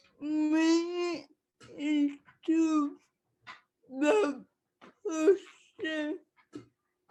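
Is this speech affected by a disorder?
Yes: cerebral palsy; speech affected.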